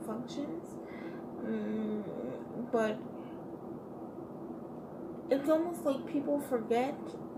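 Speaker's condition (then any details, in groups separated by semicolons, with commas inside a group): Cerebral palsy, triplegia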